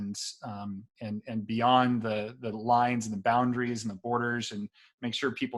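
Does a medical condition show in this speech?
No.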